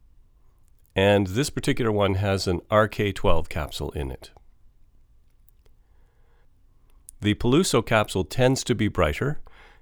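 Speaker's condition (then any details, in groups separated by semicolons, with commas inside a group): No condition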